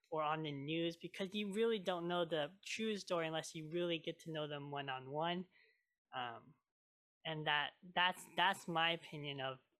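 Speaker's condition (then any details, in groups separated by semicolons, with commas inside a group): Cleft lip and palate; talking and singing hard while growing up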